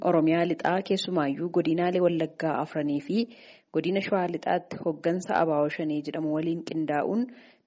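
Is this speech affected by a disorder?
No.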